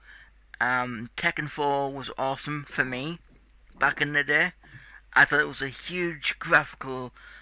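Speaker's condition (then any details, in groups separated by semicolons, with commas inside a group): Cerebral palsy; tight muscles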